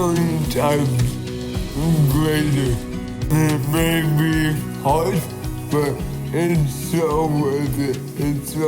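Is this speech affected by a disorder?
Yes: cerebral palsy; from birth; diagnosed around age 14.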